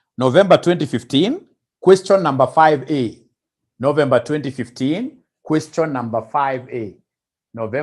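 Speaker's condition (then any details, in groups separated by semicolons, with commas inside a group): No condition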